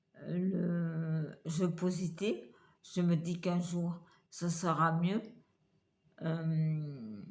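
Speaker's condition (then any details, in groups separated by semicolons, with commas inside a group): Multiple sclerosis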